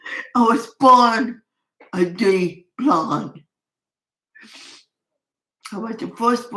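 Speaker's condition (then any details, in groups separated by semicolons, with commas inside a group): Cerebral palsy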